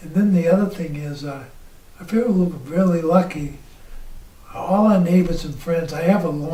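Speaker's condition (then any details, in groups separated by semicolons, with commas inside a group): ALS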